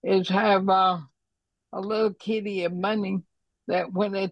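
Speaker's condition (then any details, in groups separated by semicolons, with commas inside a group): ALS; hands affected, cannot write, types carefully, needs to sit when breathless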